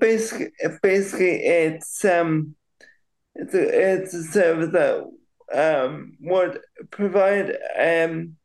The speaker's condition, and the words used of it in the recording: Cerebral palsy. It just takes a bit longer to try and form the thoughts and then put them into words.